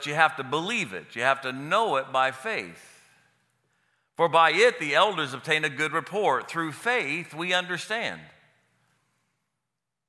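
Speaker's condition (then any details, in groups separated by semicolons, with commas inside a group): No condition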